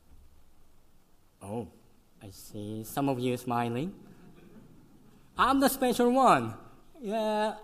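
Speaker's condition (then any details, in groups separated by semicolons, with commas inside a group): Cleft lip and palate; congenital, severe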